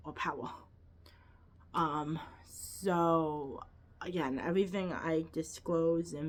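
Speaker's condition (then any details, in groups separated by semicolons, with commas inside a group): Cerebral palsy, quadriplegic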